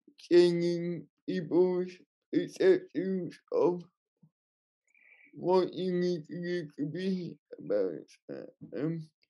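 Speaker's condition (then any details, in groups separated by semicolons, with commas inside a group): Cerebral palsy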